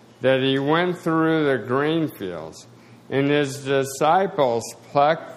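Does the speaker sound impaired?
Yes: spasticity, mild; new anti-spasticity drug started 3-4 weeks ago, adds some weakness, may fall; drug affects speech a little, may sound draggy.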